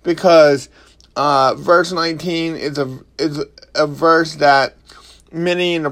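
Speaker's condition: Cerebral palsy; not healed

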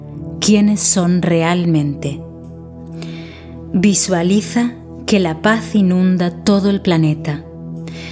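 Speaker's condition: No condition

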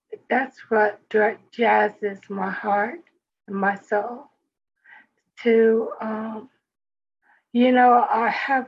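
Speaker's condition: Speech impediment; speech impediment after stroke

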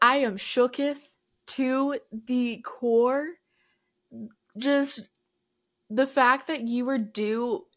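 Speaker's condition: Stuttering; attended speech therapy; stutters more on hard speaking days; blocks

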